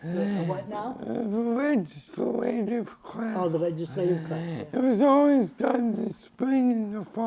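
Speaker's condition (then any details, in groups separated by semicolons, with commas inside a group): Cerebral palsy; from birth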